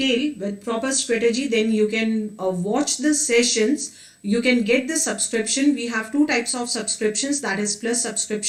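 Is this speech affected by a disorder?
No.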